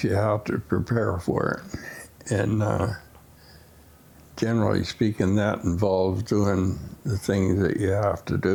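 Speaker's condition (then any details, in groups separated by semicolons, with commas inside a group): Essential tremor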